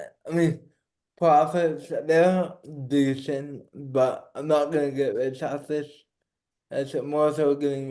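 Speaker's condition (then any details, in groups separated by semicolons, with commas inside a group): Cerebral palsy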